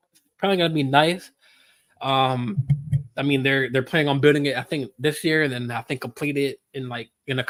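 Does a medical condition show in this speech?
No.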